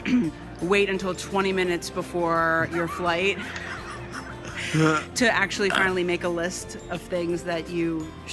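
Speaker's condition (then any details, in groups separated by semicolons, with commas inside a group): No condition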